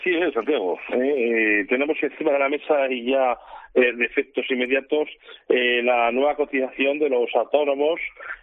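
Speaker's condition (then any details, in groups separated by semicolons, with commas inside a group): No condition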